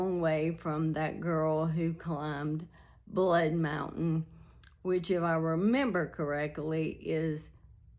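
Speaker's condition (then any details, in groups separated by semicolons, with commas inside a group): ALS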